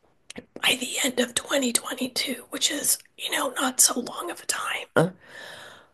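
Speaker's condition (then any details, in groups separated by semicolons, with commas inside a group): Spasmodic dysphonia; neurological voice disorder, Vocal cord spasms seen on nasal scope, onset at speaking panel, cause unclear; year and a half since diagnosis, Vocal therapy, Jim Bostock's Vocal Freedom Program, LA support group; voice dried then lost, vowels hard, at worst inaudible, hard to talk and breathe, long whispering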